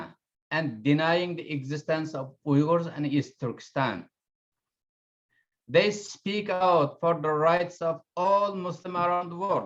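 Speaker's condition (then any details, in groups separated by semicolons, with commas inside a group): No condition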